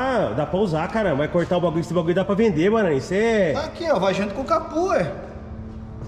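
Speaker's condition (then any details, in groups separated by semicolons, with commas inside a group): No condition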